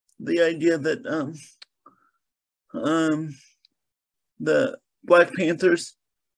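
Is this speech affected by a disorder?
Yes: cerebral palsy; mainly lower limbs affected.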